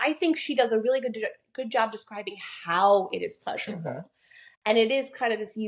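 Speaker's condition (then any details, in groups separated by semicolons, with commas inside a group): No condition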